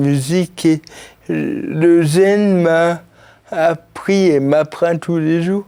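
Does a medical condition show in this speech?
Yes: cerebral palsy; since birth, birth injury.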